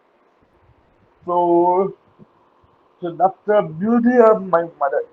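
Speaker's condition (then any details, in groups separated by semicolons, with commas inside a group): Cerebral palsy; uses wheelchair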